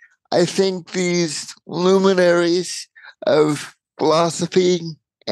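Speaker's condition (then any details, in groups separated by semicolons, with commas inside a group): Cerebral palsy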